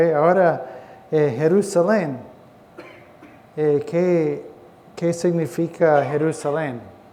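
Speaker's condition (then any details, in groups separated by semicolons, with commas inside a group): No condition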